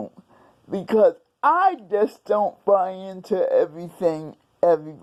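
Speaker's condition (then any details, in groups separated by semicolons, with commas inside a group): Cerebral palsy; several unnoticed strokes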